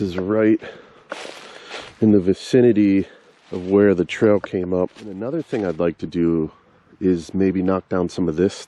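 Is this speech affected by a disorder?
No.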